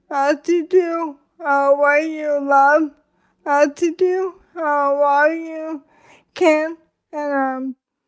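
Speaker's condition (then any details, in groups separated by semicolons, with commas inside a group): ALS; sporadic form, onset in pinky finger; slurred speech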